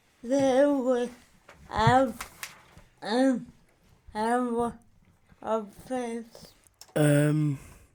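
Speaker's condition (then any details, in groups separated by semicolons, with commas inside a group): Cerebral palsy; from birth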